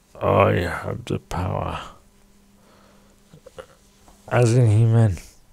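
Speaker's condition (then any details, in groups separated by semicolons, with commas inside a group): Cerebral palsy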